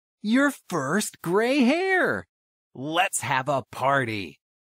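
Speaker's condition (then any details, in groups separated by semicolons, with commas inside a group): No condition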